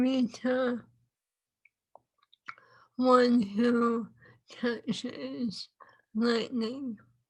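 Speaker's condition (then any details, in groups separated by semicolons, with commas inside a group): ALS; swallowing lost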